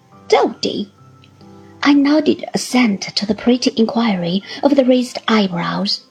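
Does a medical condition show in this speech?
No.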